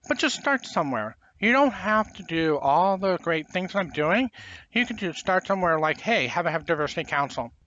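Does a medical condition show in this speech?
Yes: profound hearing loss, congenital; late language development, learned to talk.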